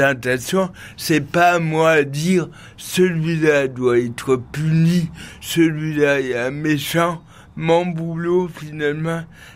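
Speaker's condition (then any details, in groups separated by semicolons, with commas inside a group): Cerebral palsy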